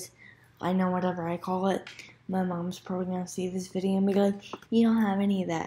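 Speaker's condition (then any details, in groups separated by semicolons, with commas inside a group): Cerebral palsy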